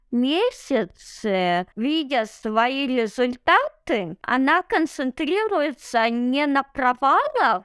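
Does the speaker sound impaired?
Yes: cerebral palsy; abnormal gait, needs help on stairs without railings, walks everywhere, no wheelchair, home-schooled as child.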